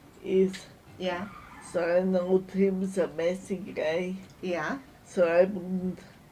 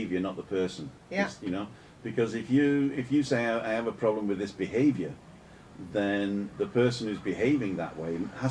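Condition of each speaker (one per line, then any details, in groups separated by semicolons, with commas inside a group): Multiple sclerosis
No condition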